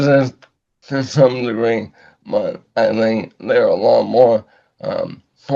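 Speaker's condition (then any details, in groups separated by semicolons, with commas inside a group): ALS; about two years since onset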